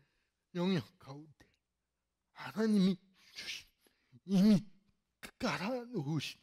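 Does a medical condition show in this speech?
Yes: cerebral palsy; fairly severe in childhood.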